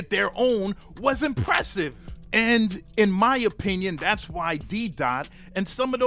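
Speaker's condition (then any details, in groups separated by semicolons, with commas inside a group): No condition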